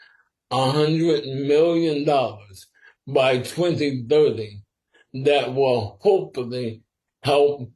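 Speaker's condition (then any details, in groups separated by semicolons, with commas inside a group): Sporadic ALS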